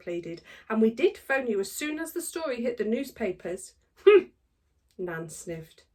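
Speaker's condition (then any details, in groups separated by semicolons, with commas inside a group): No condition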